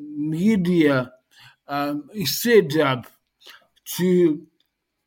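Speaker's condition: Dysarthria post-stroke; speech highly affected

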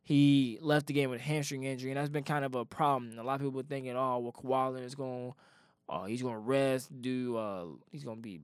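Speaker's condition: No condition

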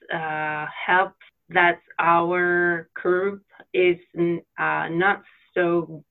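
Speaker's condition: Aphasia after stroke; could not talk at all first week, talking restored by therapist Jennifer Kurtz

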